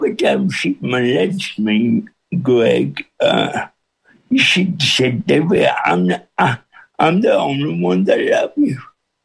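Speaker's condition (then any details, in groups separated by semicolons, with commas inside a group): Cerebral palsy with speech impediment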